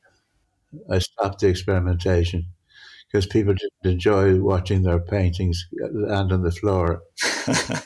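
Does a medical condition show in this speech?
Yes: Parkinson's; grouped objects merge together.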